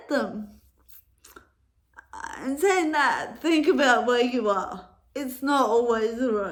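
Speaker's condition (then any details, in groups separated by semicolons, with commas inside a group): Cerebral palsy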